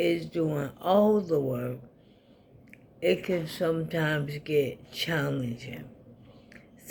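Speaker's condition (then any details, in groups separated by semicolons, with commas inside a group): ALS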